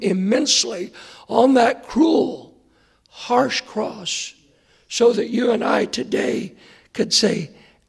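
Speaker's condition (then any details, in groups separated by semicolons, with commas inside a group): Hoarseness after vocal cord surgery; hard to hear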